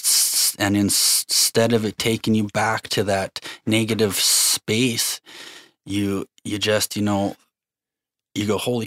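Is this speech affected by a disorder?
Yes: stutter; lifelong stutter; avoided talking whole life due to stutter; here prolonged sounds, blocks.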